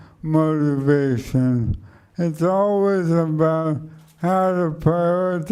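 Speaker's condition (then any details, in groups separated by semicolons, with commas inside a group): ALS; speech slowed and softened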